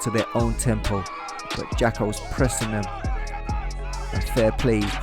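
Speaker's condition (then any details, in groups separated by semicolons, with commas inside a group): No condition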